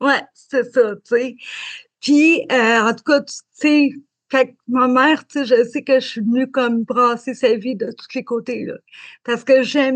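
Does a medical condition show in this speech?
Yes: cerebral palsy; spastic diplegic.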